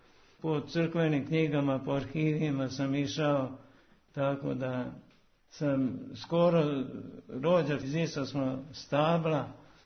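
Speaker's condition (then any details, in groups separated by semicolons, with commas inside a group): Parkinson's disease; walks about 8 km daily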